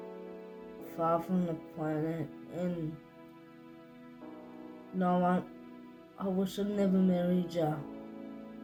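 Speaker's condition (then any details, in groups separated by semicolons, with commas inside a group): Cerebral palsy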